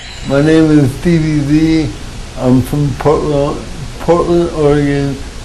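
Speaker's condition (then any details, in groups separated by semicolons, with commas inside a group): Cerebral palsy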